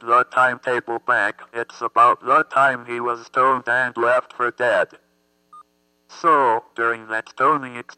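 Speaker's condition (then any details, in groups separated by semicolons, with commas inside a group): Athetoid cerebral palsy; communication box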